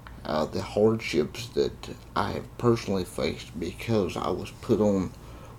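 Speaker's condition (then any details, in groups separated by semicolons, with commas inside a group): Cerebral palsy; congenital cerebral palsy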